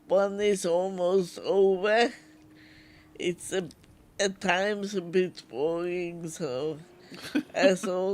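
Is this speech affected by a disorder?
Yes: multiple sclerosis.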